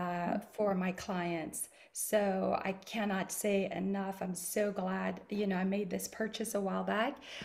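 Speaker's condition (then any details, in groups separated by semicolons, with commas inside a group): No condition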